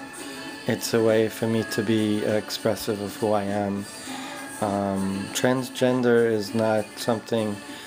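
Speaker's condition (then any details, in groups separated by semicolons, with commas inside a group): No condition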